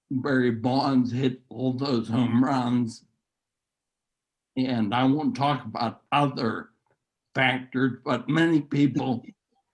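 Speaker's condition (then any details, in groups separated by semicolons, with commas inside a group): Neurological disease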